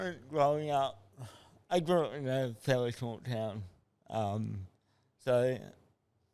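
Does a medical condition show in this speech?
Yes: cerebral palsy.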